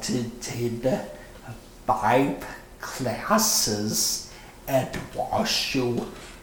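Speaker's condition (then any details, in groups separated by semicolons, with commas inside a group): Stroke with paralyzed vocal cord; stroke at 35, craniotomy at Barnes Jewish Hospital, alphabet board early, left-hand writing; speaks lower and slower, singing voice part lost, public speaking difficult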